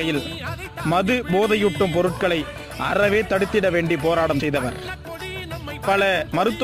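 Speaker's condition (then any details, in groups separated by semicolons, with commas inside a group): No condition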